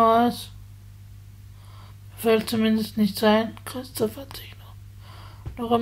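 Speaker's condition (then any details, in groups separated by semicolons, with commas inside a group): Spasticity from birth; multiple sclerosis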